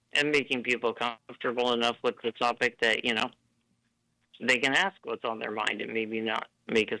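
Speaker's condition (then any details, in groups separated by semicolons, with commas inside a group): Duchenne muscular dystrophy; ventilator may be audible, speech cadence slightly different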